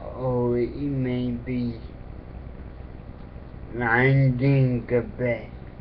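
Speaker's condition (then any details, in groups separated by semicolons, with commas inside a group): Cerebral palsy; affects speech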